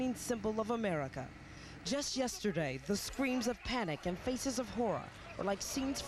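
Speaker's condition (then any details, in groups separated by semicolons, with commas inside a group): No condition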